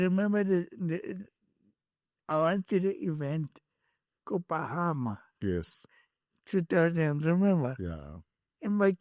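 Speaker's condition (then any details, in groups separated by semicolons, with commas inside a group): Cerebral palsy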